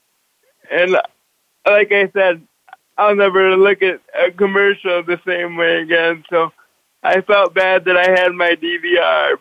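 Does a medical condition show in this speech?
Yes: cerebral palsy; brain cannot reliably direct muscles.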